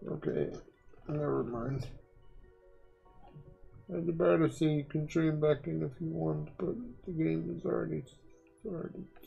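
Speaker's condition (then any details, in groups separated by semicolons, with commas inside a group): Quadriplegic cerebral palsy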